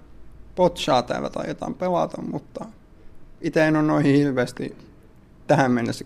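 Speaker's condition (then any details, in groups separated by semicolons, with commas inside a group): Duchenne muscular dystrophy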